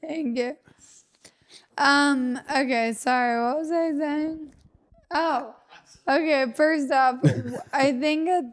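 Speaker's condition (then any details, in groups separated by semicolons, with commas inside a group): Friedreich's ataxia; wheelchair user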